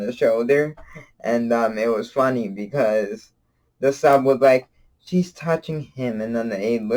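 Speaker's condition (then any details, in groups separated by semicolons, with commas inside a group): Cerebral palsy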